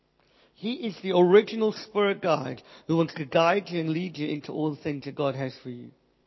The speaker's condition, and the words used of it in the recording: Cleft palate. Things that I find fascinating is that the biggest thing that this has affected is my speech.